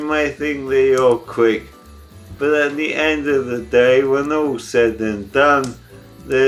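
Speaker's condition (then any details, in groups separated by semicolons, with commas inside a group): ALS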